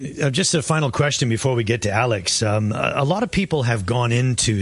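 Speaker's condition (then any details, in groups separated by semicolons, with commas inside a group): No condition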